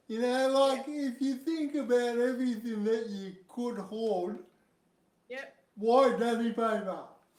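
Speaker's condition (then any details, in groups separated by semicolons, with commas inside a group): Cerebral palsy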